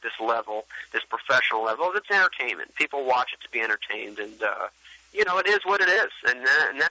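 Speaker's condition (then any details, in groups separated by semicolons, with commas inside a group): No condition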